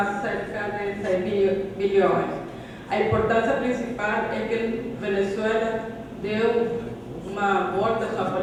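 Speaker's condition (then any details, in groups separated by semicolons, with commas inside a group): No condition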